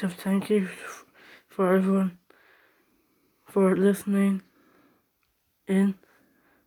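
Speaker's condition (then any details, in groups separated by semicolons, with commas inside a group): Down syndrome; age 17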